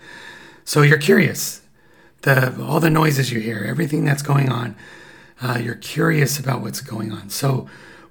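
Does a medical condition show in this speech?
Yes: paralyzed vocal cord; caused by thyroid cancer; voice sounds different because of paralyzed vocal cord.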